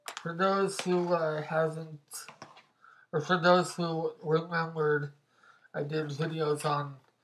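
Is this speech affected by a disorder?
Yes: mobius syndrome.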